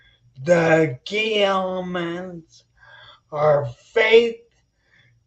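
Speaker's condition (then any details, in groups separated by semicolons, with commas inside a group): Spinocerebellar ataxia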